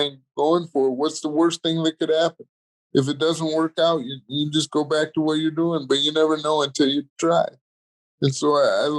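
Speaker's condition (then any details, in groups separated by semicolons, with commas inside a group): Cerebral palsy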